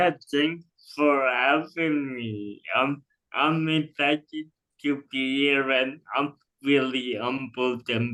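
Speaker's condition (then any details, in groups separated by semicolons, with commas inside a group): Cerebral palsy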